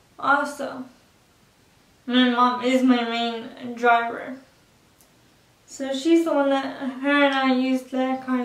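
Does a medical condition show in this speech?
Yes: cerebral palsy, spastic quadriplegic.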